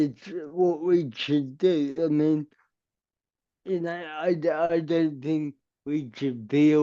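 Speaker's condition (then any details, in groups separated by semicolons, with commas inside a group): Cerebral palsy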